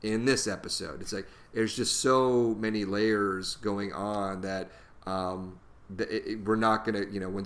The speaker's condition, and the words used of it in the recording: No condition.